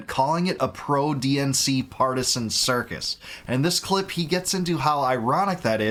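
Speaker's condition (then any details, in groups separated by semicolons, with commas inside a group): No condition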